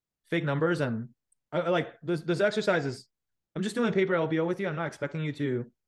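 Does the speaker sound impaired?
No.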